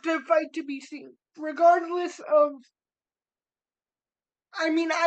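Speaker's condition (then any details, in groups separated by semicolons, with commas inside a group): Cerebral palsy; spastic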